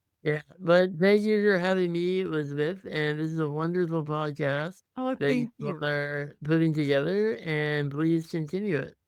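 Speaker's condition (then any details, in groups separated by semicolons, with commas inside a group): Muscular dystrophy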